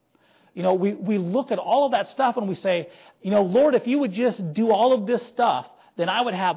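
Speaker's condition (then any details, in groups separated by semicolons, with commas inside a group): No condition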